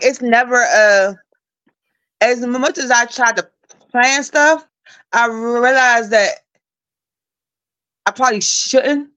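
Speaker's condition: Stuttering; prolonged sounds, blocks

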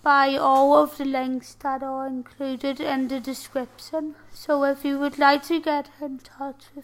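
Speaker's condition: Tracheostomy and ventilator dependent

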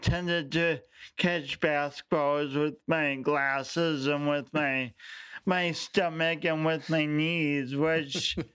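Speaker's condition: Speech impediment; affects voice

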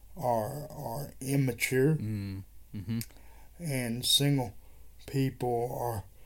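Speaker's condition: Cerebral palsy; wheelchair user

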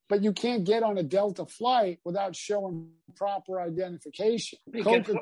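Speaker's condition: No condition

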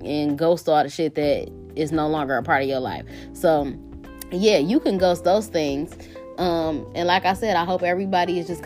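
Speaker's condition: No condition

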